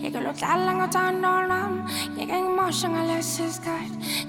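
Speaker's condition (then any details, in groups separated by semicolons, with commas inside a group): No condition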